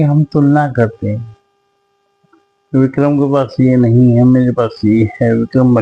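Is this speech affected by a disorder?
Yes: cerebral palsy.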